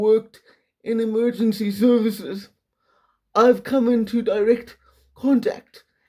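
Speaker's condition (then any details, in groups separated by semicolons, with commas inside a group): Quadriplegic cerebral palsy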